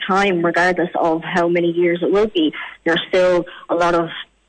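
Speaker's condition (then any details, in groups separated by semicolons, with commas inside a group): Cleft palate; congenital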